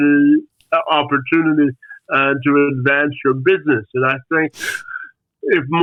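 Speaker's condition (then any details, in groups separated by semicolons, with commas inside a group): Spastic quadriplegic cerebral palsy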